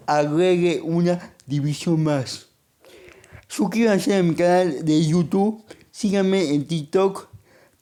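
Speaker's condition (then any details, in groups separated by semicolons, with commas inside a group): Cerebral palsy; monthly medication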